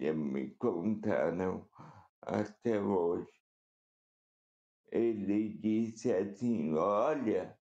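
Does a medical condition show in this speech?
Yes: cerebral palsy; present from birth, uneventful pregnancy, nurse induced a dose during delivery.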